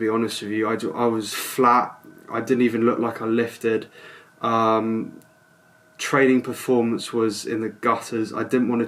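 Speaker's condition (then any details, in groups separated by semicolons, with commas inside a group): No condition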